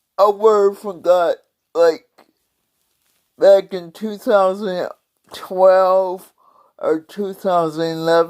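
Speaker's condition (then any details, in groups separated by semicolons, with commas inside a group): Cerebral palsy; several unnoticed strokes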